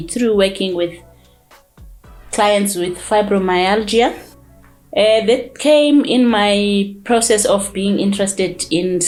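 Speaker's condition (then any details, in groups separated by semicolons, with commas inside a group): No condition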